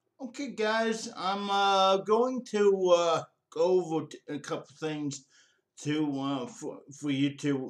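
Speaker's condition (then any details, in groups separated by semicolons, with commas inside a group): Cerebral palsy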